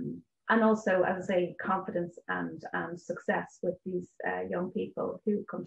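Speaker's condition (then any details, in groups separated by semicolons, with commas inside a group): No condition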